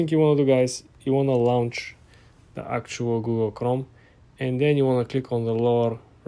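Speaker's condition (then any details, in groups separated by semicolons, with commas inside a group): No condition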